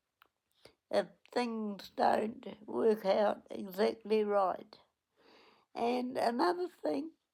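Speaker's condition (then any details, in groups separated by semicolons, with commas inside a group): Cerebral palsy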